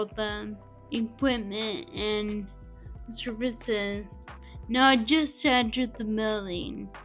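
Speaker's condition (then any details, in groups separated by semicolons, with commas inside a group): Friedreich's ataxia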